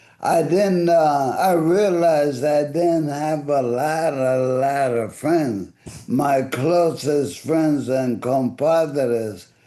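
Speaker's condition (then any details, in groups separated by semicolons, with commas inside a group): ALS; voice affected and fading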